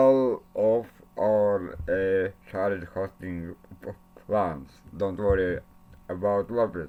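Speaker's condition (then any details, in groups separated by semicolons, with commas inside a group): Cerebral palsy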